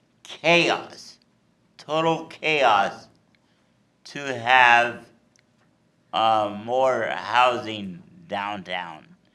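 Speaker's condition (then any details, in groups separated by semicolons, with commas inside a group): Cerebral palsy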